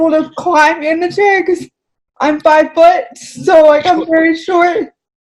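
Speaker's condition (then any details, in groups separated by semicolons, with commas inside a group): Cerebral palsy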